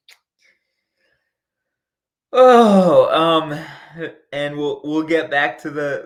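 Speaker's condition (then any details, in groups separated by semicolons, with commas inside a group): Cerebral palsy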